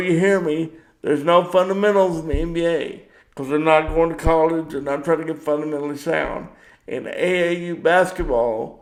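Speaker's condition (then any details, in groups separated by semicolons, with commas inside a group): Cerebral palsy; power wheelchair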